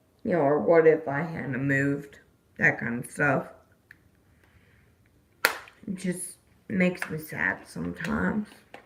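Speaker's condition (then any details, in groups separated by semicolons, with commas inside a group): Disability causing slurred speech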